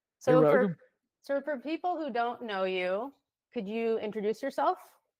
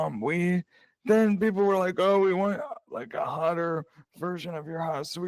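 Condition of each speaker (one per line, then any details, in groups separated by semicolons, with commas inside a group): No condition
Cerebral palsy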